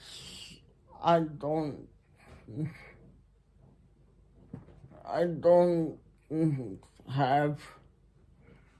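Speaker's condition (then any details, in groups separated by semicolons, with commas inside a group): Muscular Parkinson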